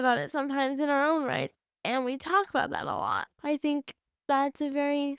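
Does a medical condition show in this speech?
Yes: cerebral palsy.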